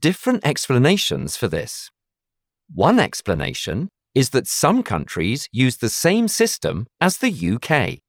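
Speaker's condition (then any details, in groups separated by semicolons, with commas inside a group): No condition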